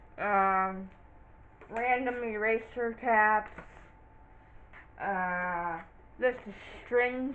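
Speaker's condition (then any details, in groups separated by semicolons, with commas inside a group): Cerebral palsy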